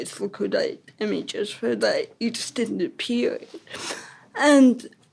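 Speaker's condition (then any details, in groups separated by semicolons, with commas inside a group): Ataxic cerebral palsy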